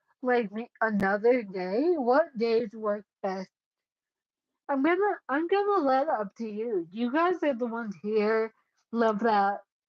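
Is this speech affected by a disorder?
Yes: cerebellar ataxia.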